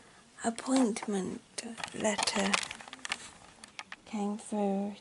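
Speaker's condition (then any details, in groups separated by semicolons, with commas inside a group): Cerebral palsy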